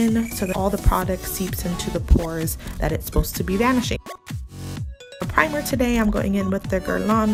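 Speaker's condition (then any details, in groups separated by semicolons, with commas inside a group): No condition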